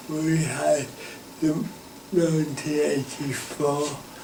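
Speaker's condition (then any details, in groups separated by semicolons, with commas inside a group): Cerebral palsy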